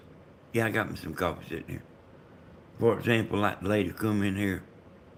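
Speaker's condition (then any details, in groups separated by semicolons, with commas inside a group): Brain bleed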